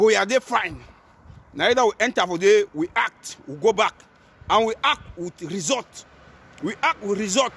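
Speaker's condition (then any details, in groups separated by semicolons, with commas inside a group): No condition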